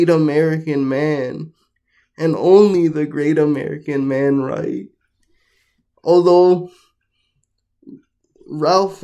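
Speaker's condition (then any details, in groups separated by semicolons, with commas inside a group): Cerebral palsy, mixed, mild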